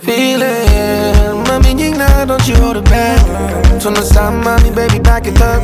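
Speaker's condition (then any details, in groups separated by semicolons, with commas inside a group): No condition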